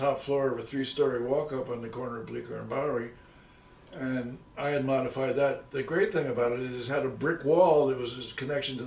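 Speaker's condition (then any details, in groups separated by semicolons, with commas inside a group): No condition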